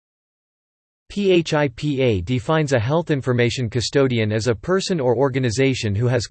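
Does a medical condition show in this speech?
No.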